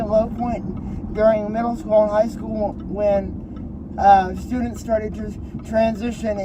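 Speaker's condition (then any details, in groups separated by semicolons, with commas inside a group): Low tone cerebral palsy; spasticity controlled by medicine, worse when cold, nervous, excited; able to communicate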